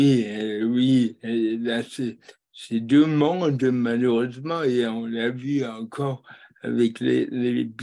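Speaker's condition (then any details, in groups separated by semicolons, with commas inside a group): Cerebral palsy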